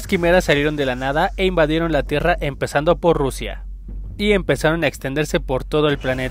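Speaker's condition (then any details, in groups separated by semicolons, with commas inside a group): No condition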